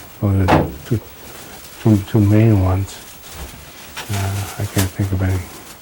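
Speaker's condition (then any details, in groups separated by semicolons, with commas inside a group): Parkinson's disease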